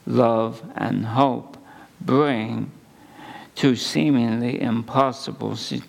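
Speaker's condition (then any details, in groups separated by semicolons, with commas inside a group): ALS; under neurologist care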